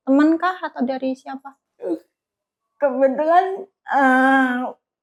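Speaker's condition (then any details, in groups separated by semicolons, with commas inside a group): Cerebral palsy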